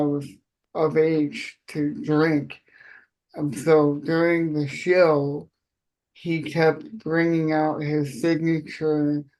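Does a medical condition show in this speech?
Yes: cerebral palsy.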